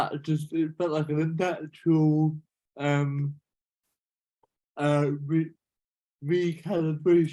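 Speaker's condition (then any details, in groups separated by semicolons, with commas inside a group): Cerebral palsy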